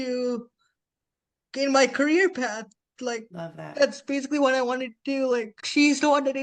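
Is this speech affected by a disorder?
Yes: spastic quadriplegic cerebral palsy.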